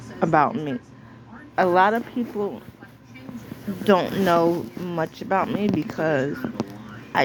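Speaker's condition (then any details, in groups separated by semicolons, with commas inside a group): Cerebral palsy; sounds out of breath after therapy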